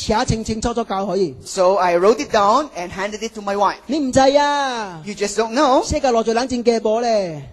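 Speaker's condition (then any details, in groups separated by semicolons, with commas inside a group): No condition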